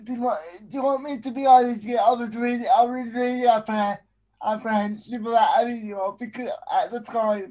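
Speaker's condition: Spastic quadriplegic cerebral palsy; affects basically everything

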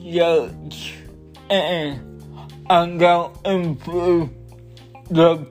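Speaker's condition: Cerebral palsy

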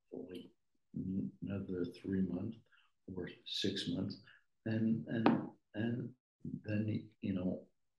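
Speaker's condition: Aphasia after stroke; severe stroke during procedure, paralysis, unable to speak, Murrah Silverman, aphasia center, Moss Rehab, voice lessons; initially no speech, soft voice, lacked breath and volume, practiced vanilla milkshake, speech slow but speeding

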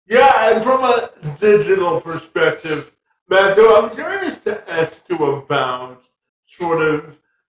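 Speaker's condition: Spastic quadriplegia cerebral palsy; legs affected

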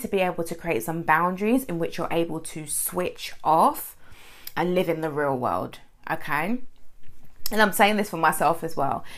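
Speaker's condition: No condition

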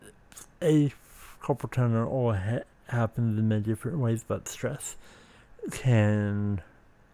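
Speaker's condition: Speech impediment

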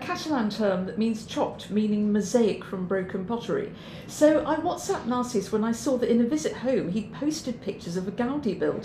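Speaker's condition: No condition

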